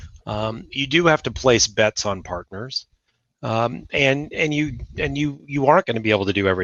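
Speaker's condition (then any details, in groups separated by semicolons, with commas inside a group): No condition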